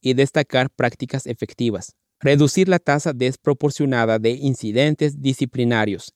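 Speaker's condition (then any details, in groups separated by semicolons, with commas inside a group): No condition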